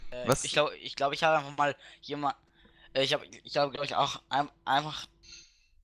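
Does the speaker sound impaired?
Yes: stuttering; stutters now and then, repetitions of words and phrases; here repeated sounds, repeated words.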